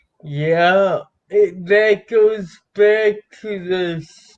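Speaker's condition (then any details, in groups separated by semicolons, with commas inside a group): Cerebral palsy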